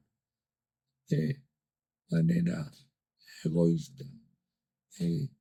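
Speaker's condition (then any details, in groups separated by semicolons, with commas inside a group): Amyotrophic lateral sclerosis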